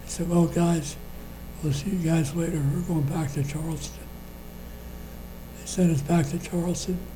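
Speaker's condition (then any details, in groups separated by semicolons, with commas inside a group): Parkinson's disease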